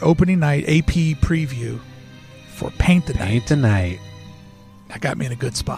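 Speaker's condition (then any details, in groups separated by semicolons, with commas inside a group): No condition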